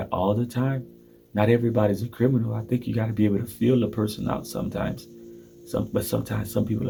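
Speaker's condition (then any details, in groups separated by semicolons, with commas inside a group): No condition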